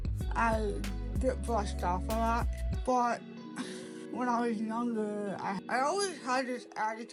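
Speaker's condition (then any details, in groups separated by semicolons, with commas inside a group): Cerebral palsy; later onset, hearing loss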